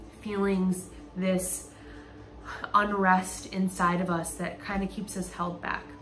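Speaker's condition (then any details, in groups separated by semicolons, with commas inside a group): No condition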